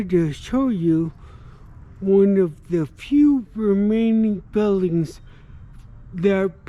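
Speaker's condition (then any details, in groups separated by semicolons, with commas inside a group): Traumatic brain injury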